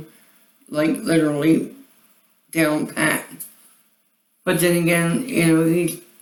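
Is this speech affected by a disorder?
Yes: cerebral palsy; voice sound affected.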